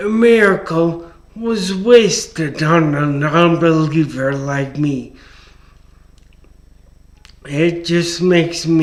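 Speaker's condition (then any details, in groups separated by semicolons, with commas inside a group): Traumatic brain injury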